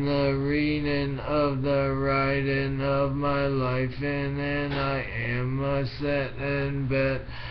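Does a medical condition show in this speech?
Yes: brain injury.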